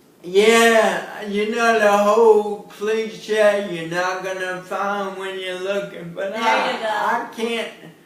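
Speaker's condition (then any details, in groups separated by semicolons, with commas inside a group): Cerebral palsy; since birth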